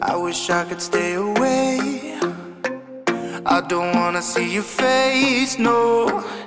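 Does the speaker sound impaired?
No.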